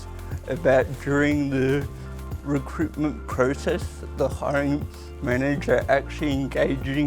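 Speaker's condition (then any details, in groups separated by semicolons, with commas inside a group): Cerebral palsy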